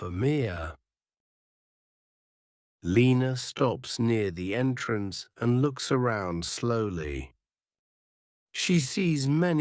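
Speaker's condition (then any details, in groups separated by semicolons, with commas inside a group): No condition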